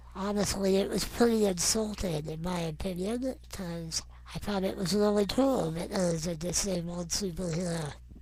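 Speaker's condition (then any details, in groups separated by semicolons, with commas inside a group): Non-progressive muscular dystrophy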